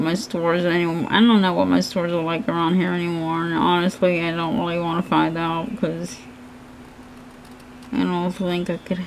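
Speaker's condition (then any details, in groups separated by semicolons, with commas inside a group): Cerebral palsy; hands affected, shaking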